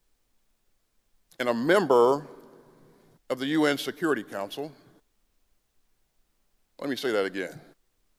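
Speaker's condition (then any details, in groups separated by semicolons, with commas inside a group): No condition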